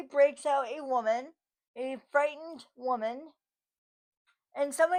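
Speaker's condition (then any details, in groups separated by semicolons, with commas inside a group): Cerebral palsy, spastic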